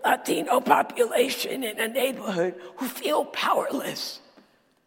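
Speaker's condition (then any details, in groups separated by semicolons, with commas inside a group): Dysphonia; sultry voice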